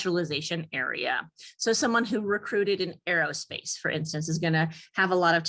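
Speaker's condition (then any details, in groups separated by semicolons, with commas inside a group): No condition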